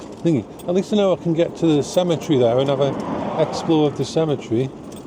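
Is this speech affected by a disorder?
No.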